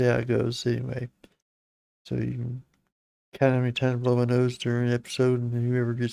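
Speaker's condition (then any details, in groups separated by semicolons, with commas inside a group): Parkinson's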